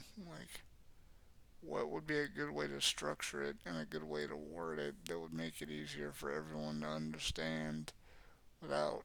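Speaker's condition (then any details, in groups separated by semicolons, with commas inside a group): Cerebral palsy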